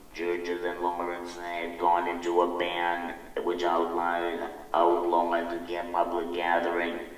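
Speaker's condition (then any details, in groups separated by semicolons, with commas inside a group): Laryngectomy; voice tires easily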